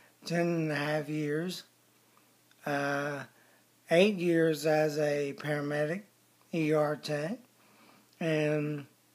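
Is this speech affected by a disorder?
Yes: ALS; speech slurred, significantly changed, daily breathing exercises.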